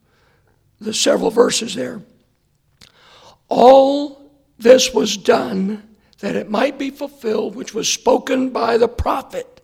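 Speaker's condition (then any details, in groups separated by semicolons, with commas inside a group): Hoarseness after vocal cord surgery; hard to hear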